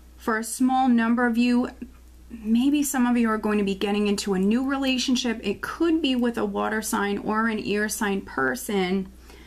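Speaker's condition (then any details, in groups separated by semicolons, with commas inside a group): No condition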